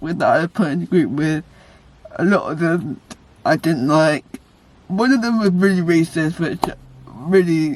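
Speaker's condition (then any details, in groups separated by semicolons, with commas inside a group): Cerebral palsy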